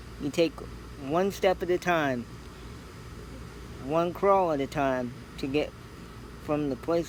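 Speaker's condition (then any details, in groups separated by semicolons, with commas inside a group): Cerebral palsy; scoliosis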